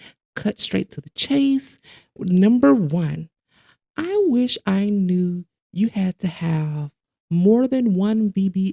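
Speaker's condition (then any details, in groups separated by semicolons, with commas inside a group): No condition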